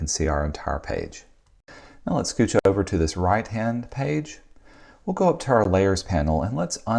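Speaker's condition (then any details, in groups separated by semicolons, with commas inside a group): No condition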